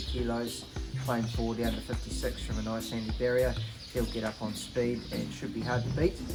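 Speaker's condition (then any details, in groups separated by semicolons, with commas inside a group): No condition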